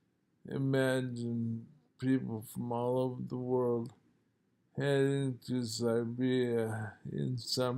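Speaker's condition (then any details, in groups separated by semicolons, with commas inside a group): Multiple sclerosis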